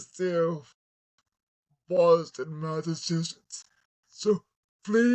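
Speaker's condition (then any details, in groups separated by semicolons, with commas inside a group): Cerebral palsy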